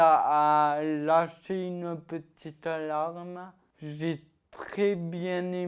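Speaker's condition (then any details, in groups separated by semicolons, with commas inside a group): Ataxia-telangiectasia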